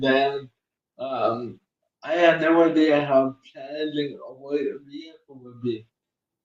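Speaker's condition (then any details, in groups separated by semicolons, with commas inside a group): Cerebral palsy; uses one hand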